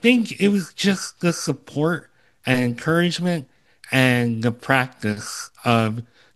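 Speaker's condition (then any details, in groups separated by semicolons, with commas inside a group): Cleft lip and palate, Opitz G/BBB syndrome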